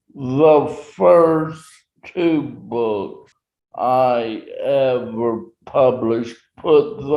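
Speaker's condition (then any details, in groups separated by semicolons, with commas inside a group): Traumatic brain injury; 39 years since injury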